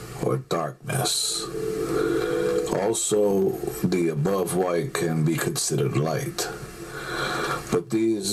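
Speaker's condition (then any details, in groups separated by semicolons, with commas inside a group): No condition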